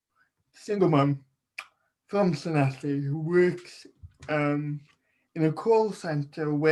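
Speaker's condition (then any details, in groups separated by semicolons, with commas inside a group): Cerebral palsy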